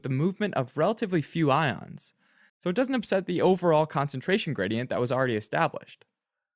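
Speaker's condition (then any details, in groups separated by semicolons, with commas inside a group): No condition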